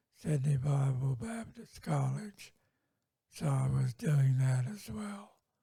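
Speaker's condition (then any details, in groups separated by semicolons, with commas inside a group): Multiple sclerosis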